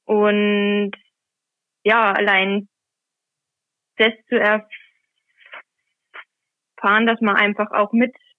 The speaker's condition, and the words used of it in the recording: Stuttering. Natürlich war es nicht stotterfrei, um Gottes Willen